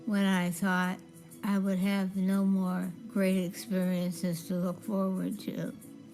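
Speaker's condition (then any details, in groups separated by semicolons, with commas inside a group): Parkinson's disease; about 16 years since diagnosis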